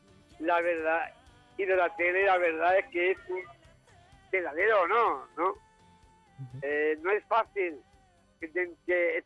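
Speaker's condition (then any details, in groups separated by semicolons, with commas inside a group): Down syndrome; genetic, extra chromosome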